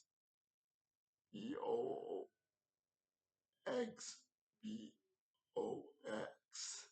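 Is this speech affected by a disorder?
Yes: cerebral palsy.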